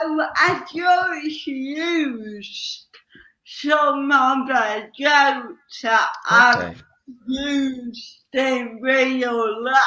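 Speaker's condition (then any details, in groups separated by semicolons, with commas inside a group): Cerebral palsy; slow speech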